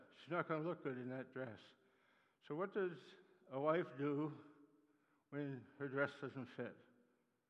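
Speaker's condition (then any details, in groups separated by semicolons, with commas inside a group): Parkinson's disease; Parkinson's attacks muscles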